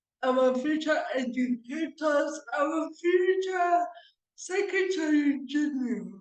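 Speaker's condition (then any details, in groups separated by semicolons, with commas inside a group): Cerebral palsy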